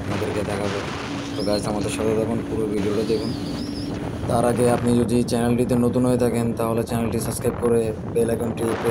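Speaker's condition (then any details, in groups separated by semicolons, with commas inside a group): No condition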